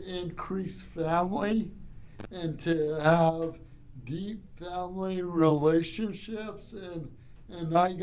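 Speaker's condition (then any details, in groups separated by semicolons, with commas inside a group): Cerebral palsy; from birth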